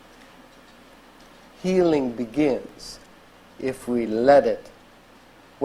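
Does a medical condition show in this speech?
Yes: ALS; diagnosed eight years ago, at age 35.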